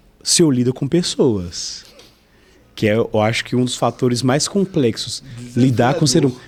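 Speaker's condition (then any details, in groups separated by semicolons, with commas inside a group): No condition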